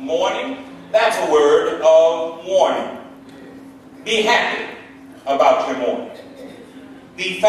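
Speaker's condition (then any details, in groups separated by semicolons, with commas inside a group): No condition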